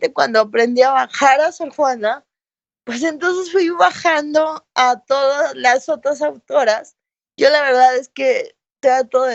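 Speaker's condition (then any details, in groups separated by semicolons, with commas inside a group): Cerebral palsy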